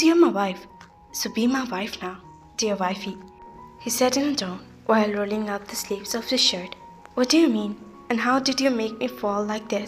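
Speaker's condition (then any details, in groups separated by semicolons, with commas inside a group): No condition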